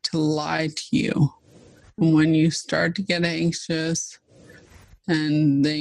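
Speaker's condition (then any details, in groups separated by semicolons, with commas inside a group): ALS (Lou Gehrig's disease); fast progressing form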